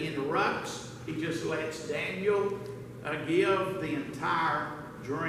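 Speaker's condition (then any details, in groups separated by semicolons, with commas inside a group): No condition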